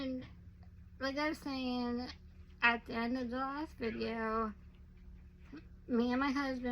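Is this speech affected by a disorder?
Yes: werdnig-Hoffmann disease type 2.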